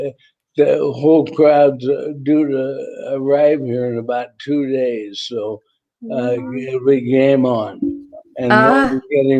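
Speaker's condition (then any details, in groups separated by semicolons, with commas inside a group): ALS; voice tires, needs rest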